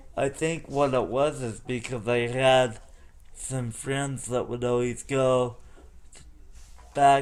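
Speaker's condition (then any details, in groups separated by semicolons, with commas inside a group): Cerebral palsy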